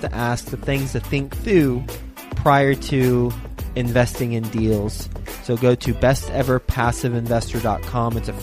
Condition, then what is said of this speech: No condition.